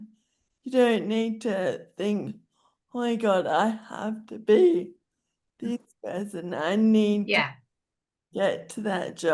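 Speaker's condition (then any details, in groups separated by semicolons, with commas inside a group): Friedreich's ataxia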